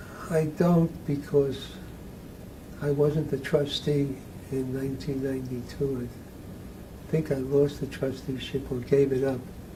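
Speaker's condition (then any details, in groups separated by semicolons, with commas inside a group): Parkinson's disease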